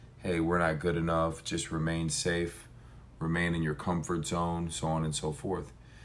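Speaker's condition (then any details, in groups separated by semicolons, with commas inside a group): No condition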